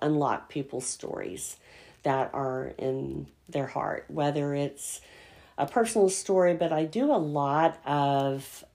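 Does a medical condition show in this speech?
Yes: cleft palate; congenital.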